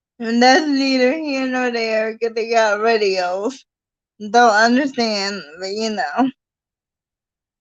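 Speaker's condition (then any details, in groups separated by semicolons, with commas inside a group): Cerebral palsy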